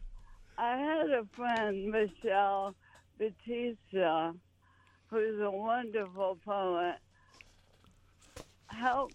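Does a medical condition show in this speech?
Yes: ALS; terminal, symptoms from early 2023, diagnosed after at least six months, walking distance steadily declining; vibrating neurons in head, no longer writing poems or revising; great difficulty speaking, speech garbled, still talking and swallowing food.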